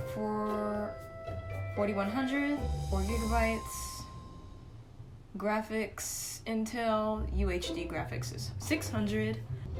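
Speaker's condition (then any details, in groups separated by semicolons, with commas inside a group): No condition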